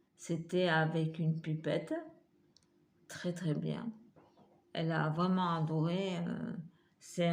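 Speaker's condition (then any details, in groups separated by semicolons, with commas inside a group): Multiple sclerosis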